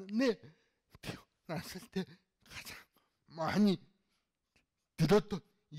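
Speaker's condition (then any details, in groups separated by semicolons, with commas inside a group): Cerebral palsy; speech disability, speaks very slowly, hard to follow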